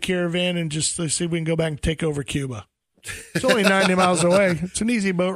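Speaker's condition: No condition

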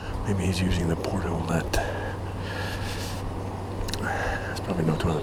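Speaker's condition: No condition

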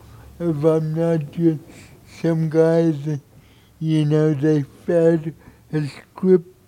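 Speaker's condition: Cerebral palsy; no medication

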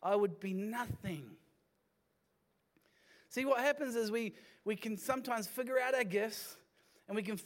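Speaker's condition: No condition

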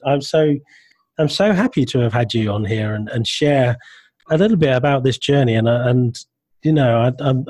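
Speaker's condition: No condition

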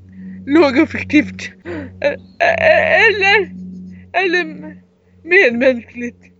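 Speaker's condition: Cerebral palsy; severe, wheelchair user

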